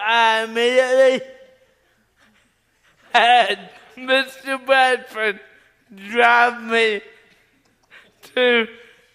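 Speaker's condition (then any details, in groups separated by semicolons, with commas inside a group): Cerebral palsy; allow straightening arm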